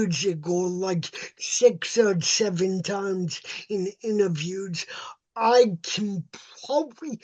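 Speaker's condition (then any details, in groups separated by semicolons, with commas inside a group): Cerebral palsy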